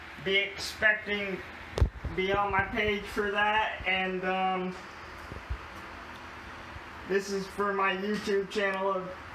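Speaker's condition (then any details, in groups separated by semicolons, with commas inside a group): Cerebral palsy, mild; speech sometimes affected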